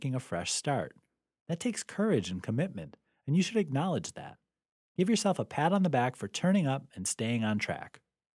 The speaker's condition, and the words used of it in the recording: None; typical speech.